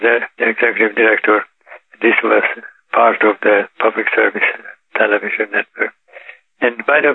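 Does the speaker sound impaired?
Yes: Parkinson's disease; Parkinson's detected about 8 years ago, now 84, daily yoga practice and 3-mile walks credited; symptoms reportedly undetectable by others.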